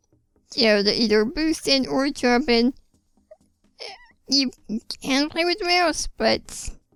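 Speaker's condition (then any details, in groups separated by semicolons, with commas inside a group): Spinal muscular atrophy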